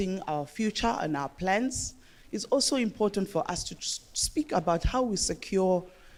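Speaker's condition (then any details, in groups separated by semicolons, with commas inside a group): No condition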